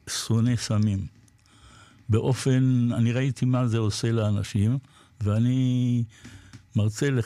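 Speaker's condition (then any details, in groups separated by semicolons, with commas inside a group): Parkinson's disease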